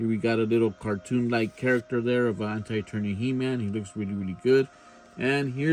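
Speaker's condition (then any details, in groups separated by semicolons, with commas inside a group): No condition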